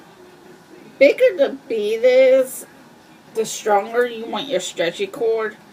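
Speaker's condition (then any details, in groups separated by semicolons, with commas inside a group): Cerebral palsy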